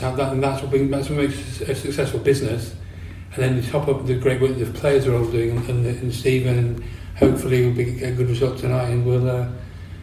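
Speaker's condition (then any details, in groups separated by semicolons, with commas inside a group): Parkinson's disease; mumbles a lot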